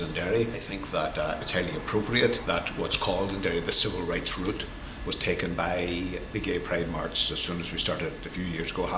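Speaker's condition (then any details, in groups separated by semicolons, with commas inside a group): No condition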